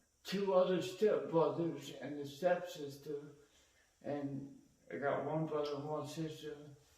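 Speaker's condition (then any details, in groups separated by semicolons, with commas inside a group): Cerebral palsy; cerebral palsy, congenital, diagnosed around age six; visible tremors, medication reduced shaking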